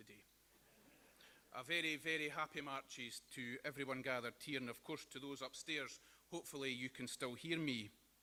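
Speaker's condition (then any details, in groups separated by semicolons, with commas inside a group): No condition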